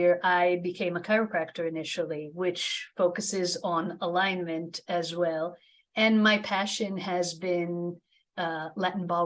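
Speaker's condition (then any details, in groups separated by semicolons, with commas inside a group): No condition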